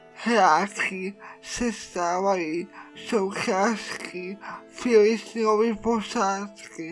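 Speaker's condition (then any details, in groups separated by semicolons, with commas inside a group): Cerebral palsy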